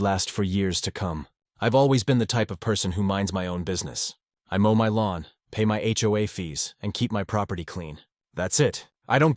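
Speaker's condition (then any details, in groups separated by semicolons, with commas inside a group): No condition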